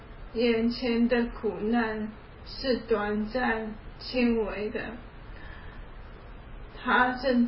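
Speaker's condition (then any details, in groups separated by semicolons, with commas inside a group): ALS; onset about three years ago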